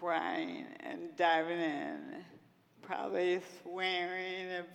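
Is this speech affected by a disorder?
Yes: Friedreich's ataxia; onset in 20s after severe illness, diagnosed at University of Michigan, progressive, staggering gait, lost walking, no treatment.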